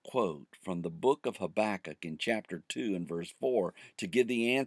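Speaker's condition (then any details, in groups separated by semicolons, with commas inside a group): No condition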